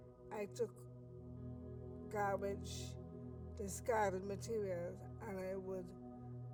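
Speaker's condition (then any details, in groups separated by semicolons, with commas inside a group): Cerebral palsy; lifelong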